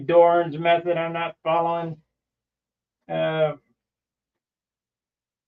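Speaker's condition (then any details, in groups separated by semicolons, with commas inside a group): No condition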